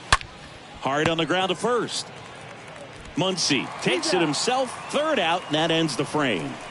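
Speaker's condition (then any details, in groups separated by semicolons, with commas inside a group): No condition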